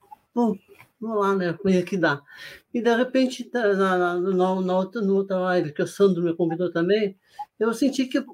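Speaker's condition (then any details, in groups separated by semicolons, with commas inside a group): Parkinson's disease; facial rigidity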